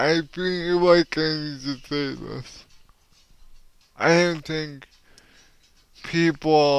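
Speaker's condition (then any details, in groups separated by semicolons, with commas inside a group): Cerebral palsy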